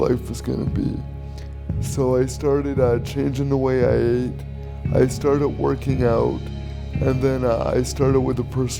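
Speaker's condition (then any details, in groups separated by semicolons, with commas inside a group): Cerebral palsy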